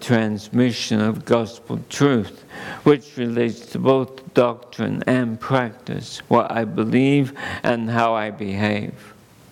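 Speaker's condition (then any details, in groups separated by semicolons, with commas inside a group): ALS; under neurologist care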